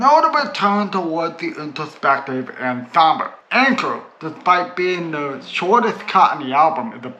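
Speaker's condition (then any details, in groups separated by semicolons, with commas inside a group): Cerebral palsy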